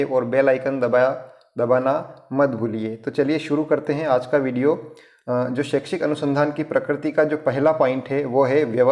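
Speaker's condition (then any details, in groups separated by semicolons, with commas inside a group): No condition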